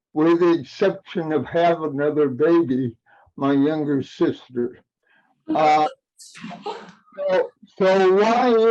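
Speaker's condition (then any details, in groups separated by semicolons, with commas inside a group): Cerebral palsy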